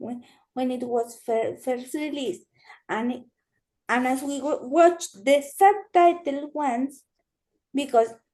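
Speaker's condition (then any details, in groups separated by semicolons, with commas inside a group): Cerebral palsy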